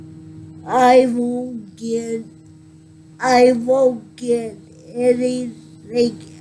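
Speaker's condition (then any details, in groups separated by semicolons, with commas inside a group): Cerebral palsy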